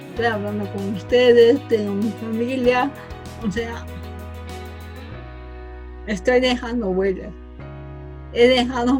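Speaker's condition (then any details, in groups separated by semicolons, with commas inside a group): Cerebral palsy from birth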